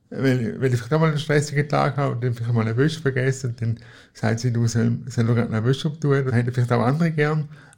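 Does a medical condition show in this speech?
Yes: cerebral palsy; cerebral palsy from birth, physical not cognitive, wheelchair user, moved on knees as child; daily help via IV assistance model for almost 10 years.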